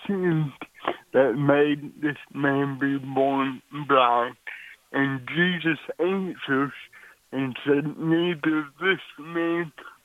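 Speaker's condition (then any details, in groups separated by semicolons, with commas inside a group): Cerebral palsy; cerebral palsy from birth, 32 years since onset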